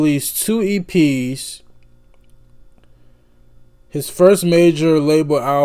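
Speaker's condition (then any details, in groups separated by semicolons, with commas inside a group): No condition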